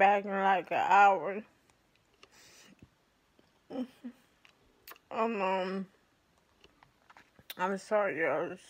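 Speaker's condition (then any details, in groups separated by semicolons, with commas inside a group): ALS; affects hands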